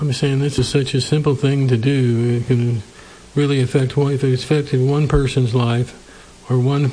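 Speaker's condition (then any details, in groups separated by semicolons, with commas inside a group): Parkinson's disease; diagnosed at University of Iowa's Medical Center, cause unknown, onset about 2 years ago, progressive; writing trouble, reduced blinking, changed facial expressions, poor balance, hand and foot freezing, stumbling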